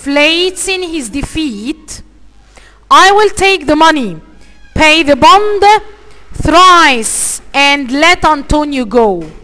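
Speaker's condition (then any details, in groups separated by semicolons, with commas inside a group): No condition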